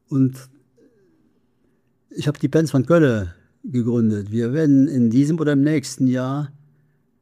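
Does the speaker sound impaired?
Yes: Parkinson's disease; speech therapy trains facial muscles against freezing face and speech against decline, going well.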